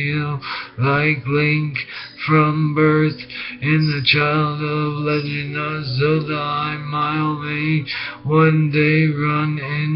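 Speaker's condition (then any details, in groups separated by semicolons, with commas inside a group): Brain injury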